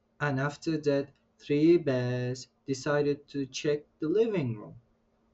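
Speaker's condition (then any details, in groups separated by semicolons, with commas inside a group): No condition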